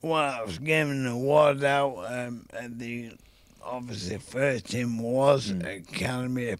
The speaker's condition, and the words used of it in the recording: ALS (motor neuron disease). But other than my voice, I've been normal at home, you know.